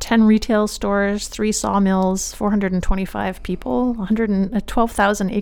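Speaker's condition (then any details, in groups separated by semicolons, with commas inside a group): No condition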